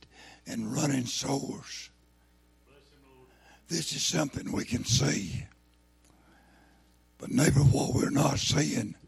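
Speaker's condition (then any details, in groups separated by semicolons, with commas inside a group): Throat cancer, lost vocal cord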